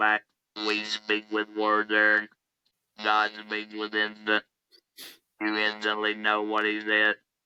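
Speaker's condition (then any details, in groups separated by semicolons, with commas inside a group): Laryngectomy; electrolarynx speech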